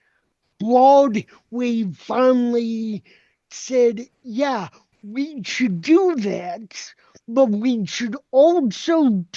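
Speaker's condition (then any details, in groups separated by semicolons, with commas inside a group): Cerebral palsy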